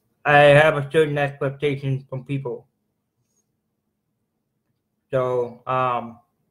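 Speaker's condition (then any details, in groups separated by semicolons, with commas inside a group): Cerebral palsy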